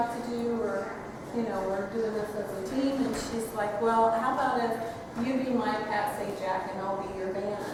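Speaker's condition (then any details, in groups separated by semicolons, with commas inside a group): No condition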